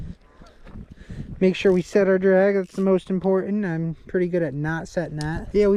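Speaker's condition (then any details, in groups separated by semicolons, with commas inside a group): No condition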